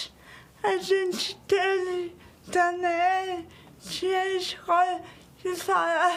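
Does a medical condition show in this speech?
Yes: cerebral palsy.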